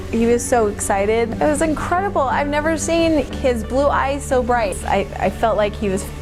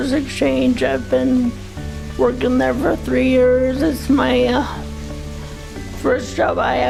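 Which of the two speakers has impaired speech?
The second: cerebral palsy.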